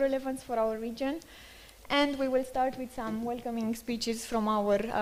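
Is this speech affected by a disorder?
No.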